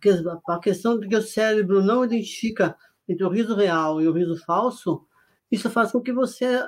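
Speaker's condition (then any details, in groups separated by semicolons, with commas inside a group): Parkinson's disease; freer facial expression and movement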